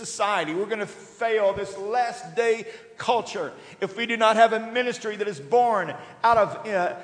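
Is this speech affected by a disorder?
No.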